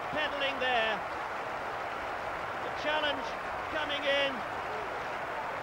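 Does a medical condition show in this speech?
No.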